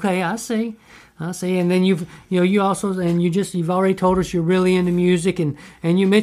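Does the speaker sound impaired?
No.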